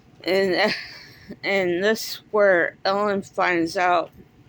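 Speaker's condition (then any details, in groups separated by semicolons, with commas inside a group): Cerebral palsy; speaks differently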